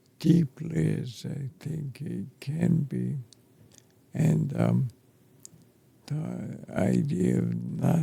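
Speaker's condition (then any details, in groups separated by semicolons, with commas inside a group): ALS; affects chest and throat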